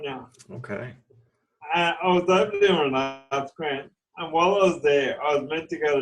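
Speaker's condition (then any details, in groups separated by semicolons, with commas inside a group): Cerebral palsy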